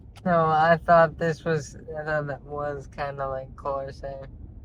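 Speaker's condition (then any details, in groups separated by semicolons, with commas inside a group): Traumatic brain injury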